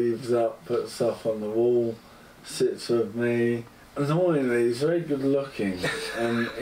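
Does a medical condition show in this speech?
Yes: motor neurone disease; progressing, under two years since diagnosis; speech has declined.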